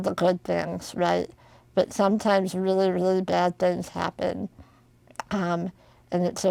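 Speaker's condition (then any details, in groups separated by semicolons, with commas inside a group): Spinal muscular atrophy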